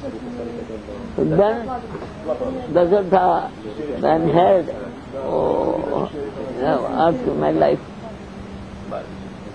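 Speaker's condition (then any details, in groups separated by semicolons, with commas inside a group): Deafness; questions from listeners not taken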